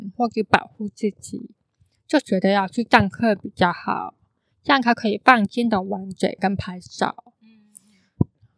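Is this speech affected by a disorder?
Yes: congenital hearing impairment; congenital cochlear underdevelopment, cochlea missing one turn, skull opened for cochlear implant (电子耳); cannot hear clearly, relies on watching eyes and surroundings to communicate; intonation slightly different from typical speakers, can sound sing-song.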